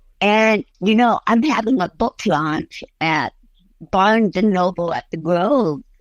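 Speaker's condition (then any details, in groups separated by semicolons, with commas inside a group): Cerebral palsy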